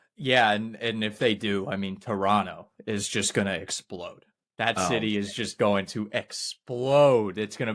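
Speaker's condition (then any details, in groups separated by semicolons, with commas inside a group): No condition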